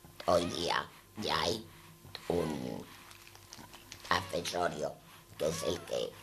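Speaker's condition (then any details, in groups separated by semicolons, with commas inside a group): Total laryngectomy; laryngeal cancer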